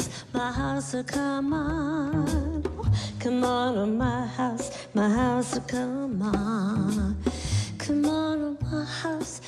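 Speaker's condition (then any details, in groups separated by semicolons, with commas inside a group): No condition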